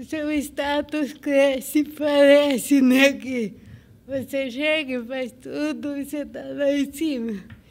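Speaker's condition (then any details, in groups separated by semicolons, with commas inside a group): Cerebral palsy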